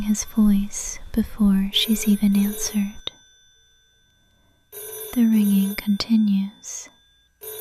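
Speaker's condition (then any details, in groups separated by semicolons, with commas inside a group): No condition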